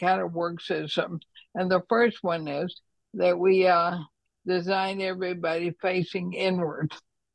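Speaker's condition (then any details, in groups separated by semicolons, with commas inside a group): ALS; types carefully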